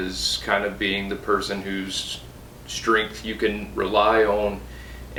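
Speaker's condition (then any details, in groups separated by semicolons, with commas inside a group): No condition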